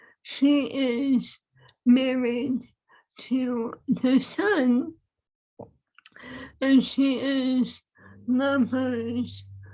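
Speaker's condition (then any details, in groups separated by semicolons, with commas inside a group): ALS; swallowing lost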